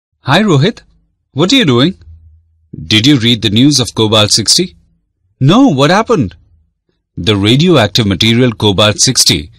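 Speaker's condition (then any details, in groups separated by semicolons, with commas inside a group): No condition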